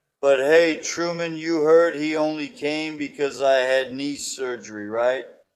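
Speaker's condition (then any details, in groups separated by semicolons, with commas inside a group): No condition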